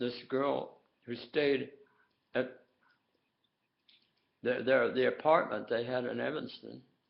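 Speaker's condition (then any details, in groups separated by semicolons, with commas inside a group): Tongue cancer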